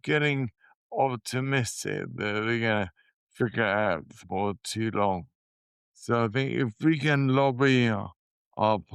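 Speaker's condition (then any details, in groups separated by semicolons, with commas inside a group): Motor neurone disease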